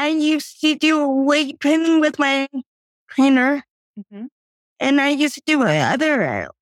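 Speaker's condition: Cerebral palsy; from birth, doctors predicted never walking, took first steps, walks with walker, first tricycle at age 12; age 41, walks up to 10,000 steps daily with walker, rows, gym four days weekly

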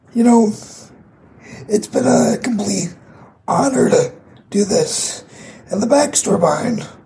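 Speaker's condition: Cerebral palsy; condition audible in voice

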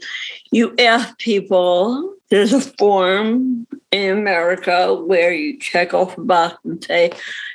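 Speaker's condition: Cerebral palsy; visible cerebral palsy, reading disability

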